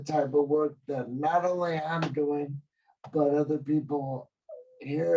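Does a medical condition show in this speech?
Yes: cerebral palsy.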